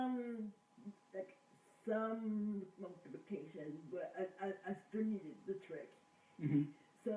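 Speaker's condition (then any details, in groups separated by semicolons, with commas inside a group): Cerebral palsy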